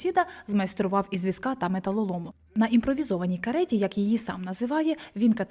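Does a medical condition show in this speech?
No.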